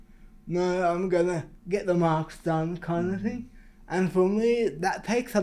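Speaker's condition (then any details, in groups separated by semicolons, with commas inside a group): Cerebral palsy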